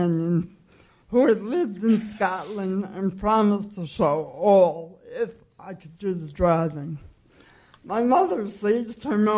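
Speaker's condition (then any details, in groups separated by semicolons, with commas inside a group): Cerebral palsy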